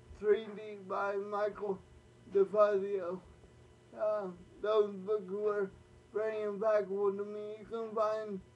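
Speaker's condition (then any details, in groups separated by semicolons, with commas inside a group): Cerebral palsy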